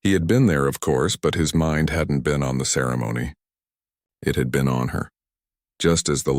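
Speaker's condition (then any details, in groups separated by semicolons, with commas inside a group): No condition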